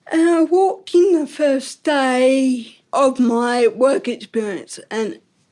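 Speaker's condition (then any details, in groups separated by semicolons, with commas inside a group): Ataxic cerebral palsy; ataxic type, from birth, coordination and balance affected, crutches; diagnosed around age three, slower walking and handwriting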